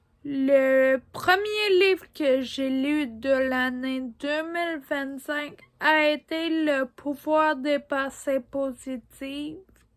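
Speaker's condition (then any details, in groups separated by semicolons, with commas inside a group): Ataxia; degenerative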